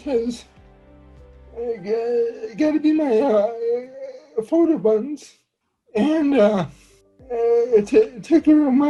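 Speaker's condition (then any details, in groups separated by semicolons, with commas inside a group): Cerebral palsy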